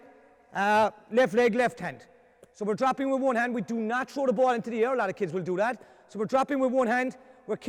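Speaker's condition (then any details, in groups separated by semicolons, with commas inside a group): No condition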